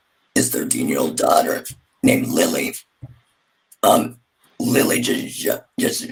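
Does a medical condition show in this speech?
Yes: laryngectomy; total laryngectomy after radiation damage, voice prosthesis.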